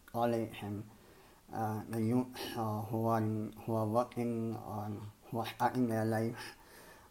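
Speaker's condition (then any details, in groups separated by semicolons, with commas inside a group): Cleft palate and lip; ongoing speech impediment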